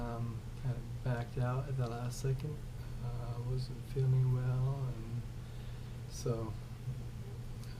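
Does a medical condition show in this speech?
Yes: ALS; arms, neck and throat affected.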